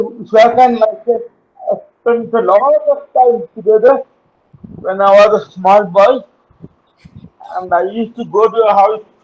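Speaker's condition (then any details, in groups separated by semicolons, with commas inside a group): Cerebral palsy; uses wheelchair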